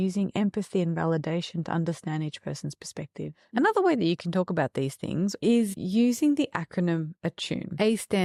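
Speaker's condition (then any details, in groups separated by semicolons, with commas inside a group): No condition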